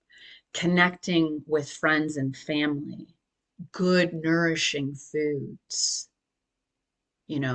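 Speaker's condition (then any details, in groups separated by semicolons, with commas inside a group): No condition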